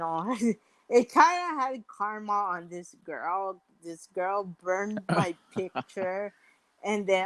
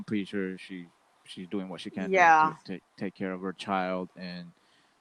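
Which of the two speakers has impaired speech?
The first: mild cerebral palsy; mild, born prematurely, helmet and braces in childhood; can talk, big words hard to pronounce, childhood speech therapy.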